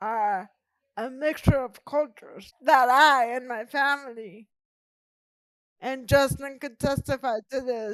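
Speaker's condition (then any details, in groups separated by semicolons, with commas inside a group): Cerebral palsy; present from birth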